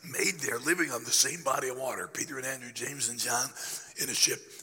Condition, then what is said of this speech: Throat cancer. I started out preaching in a whisper, and God's given it a little more strength.